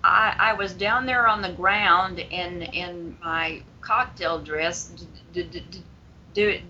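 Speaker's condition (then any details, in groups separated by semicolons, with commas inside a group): Stuttering; long-standing stuttering, managed over the years; repeated sounds, repeated words, prolonged sounds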